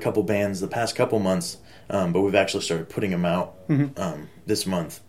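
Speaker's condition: No condition

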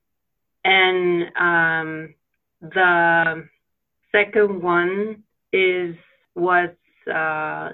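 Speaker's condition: Aphasia after stroke; aphasia from stroke 4 years ago; 4 years since stroke, past speech therapy with speech therapist Jennifer Kurtz; could not talk at all first week, talking restored by therapist Jennifer Kurtz

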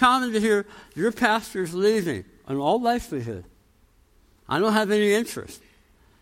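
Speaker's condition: Tongue cancer, jaw reconstruction

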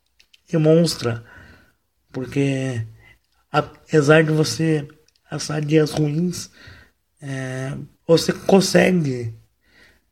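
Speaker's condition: Cerebral palsy, mild; wheelchair user, motor function affected; voice mildly affected, occasional voice breaks

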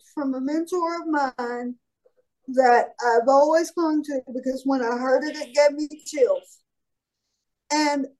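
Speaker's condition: Cerebral palsy; largely independent

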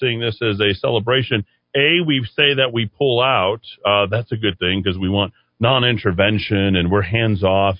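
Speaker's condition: No condition

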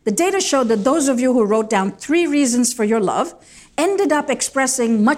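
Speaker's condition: No condition

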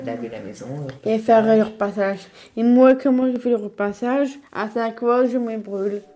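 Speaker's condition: Down syndrome (trisomy 21); congenital chromosomal condition, extra copy of chromosome 21

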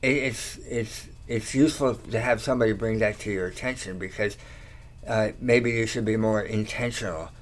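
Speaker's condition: Tongue cancer surgery; three or four tongue surgeries, chemotherapy, radiation, long convalescence; many years after treatment; slight slur, talks okay

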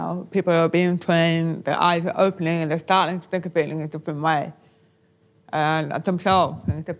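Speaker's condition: Deafness; born profoundly deaf, taught lip reading, hearing aids, English first language, Auslan learned ten years ago

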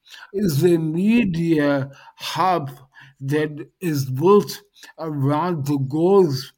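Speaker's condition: Dysarthria post-stroke; speech highly affected

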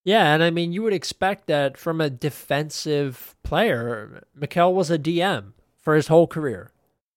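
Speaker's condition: No condition

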